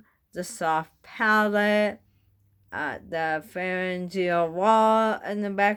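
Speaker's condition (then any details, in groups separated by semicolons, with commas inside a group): Bulbar onset ALS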